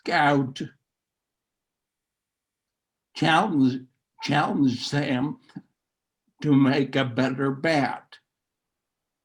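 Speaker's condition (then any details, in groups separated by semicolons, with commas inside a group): Neurological disease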